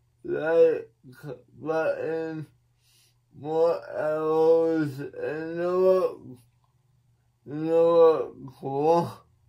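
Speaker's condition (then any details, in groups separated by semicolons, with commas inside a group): Cerebral palsy; one hand affected; atypical speech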